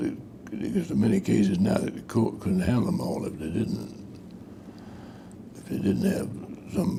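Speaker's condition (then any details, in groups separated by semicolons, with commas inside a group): Parkinson's disease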